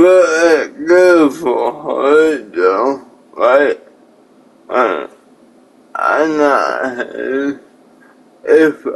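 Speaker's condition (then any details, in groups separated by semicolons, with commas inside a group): Cerebral palsy; one hand affected; atypical speech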